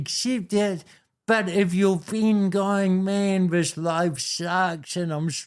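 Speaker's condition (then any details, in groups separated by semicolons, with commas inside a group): Cerebral palsy; voice sounds different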